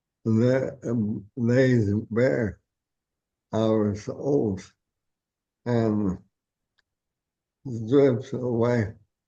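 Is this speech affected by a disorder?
Yes: ALS.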